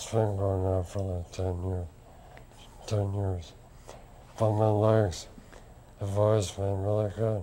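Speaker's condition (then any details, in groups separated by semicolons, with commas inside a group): Lou Gehrig's disease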